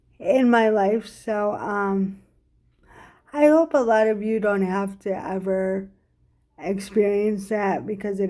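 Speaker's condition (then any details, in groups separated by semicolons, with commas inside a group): Cerebral palsy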